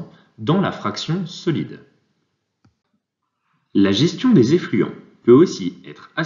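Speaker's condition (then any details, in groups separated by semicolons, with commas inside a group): No condition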